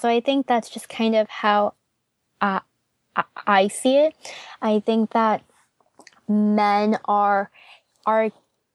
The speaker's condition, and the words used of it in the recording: Stuttering. My stutter is still just as if not even more prevalent than it was